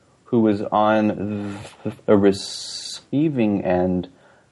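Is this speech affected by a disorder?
Yes: stuttering; formerly on receiving end of stuttering support groups, NSA local chapters; talks more freely about and advertises stuttering, less ashamed since joining Stutter Social hangouts; here prolonged sounds, blocks.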